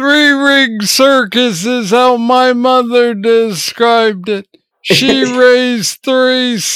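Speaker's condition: Parkinson's disease; diagnosed at age 35; struggling with Parkinson's currently, having big issues; clear on good days, slurred words when off, intelligibility varies between episodes

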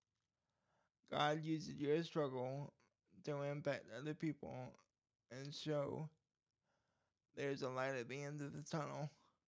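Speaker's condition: Cerebral palsy; speech problem due to cerebral palsy

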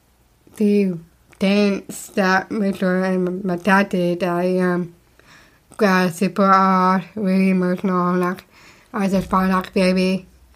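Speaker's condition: Down syndrome; speech therapist miss leah

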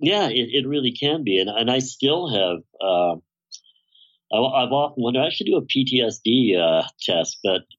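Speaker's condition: Bilateral cleft lip and palate, severe; congenital bilateral cleft lip and palate, most serious case in British Columbia at birth, facial disfigurement; describes self as facially disfigured and vocally distorted; voice very distorted in childhood, hardly understandable, huge palate cleft, singing helped develop voice

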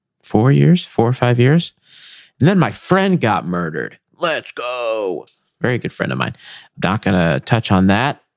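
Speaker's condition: No condition

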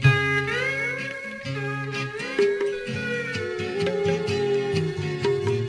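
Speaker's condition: No condition

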